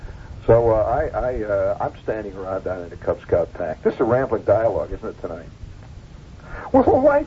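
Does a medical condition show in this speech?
No.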